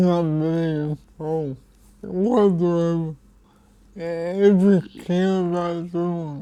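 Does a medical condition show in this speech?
Yes: cerebral palsy.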